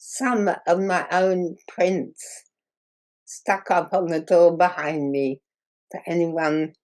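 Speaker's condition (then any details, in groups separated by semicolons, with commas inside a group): Muscular dystrophy; progressive muscle wasting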